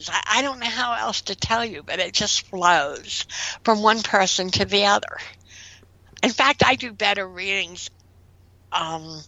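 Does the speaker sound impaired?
Yes: cleft lip and palate, severe.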